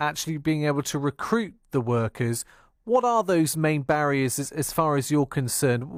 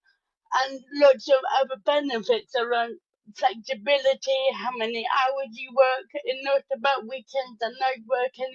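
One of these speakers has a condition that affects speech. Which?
The second: cerebral palsy; arm tremors; speech affected.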